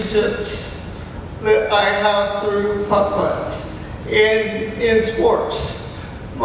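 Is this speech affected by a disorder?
Yes: cerebral palsy.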